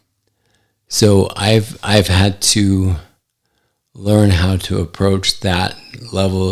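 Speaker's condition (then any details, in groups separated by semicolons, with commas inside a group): ALS; affects hand function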